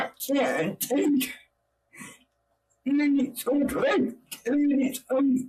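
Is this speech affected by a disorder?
Yes: cerebral palsy; own voice needs subtitles.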